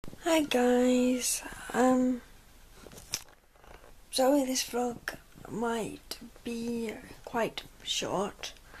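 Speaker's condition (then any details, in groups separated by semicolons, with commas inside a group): Cerebral palsy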